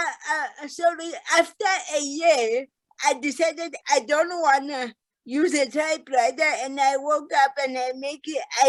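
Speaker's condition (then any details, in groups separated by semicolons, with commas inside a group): Cerebral palsy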